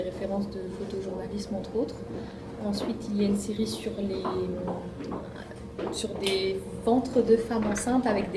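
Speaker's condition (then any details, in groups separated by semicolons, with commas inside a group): No condition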